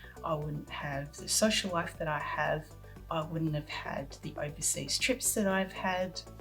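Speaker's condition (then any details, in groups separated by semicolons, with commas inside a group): No condition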